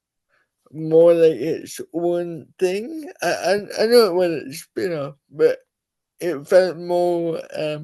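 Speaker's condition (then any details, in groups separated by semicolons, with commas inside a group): Cerebral palsy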